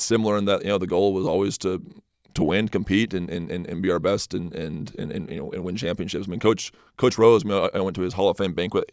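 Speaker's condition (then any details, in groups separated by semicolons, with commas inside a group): Stutter; has seen speech therapists, helped a little, uses detailed preparation to reduce stuttering; repeated sounds, repeated words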